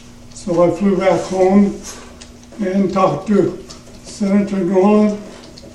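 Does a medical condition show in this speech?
Yes: Parkinson's; trouble in the throat while speaking.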